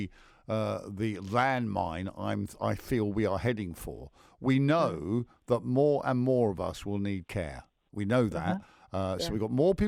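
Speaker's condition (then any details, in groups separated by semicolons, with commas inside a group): No condition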